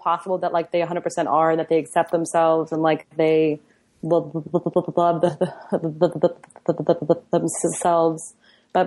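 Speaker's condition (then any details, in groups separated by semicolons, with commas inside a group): Stuttering; stuttering for many years, highly variable; recently having hard times with stuttering; stuttering varies over time; repeated sounds, prolonged sounds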